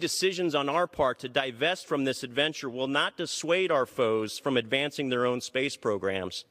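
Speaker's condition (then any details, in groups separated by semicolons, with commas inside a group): No condition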